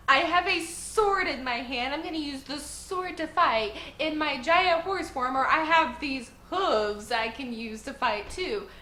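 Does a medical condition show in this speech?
No.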